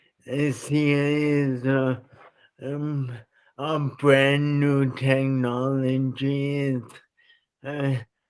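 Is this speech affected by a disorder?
Yes: traumatic brain injury.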